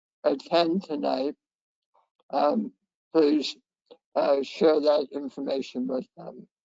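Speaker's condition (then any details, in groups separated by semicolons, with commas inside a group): Head and neck cancer; left vagus nerve severed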